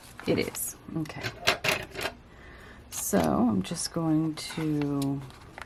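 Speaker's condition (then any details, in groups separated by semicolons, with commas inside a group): No condition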